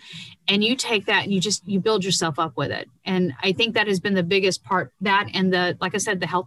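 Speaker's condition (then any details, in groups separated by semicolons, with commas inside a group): No condition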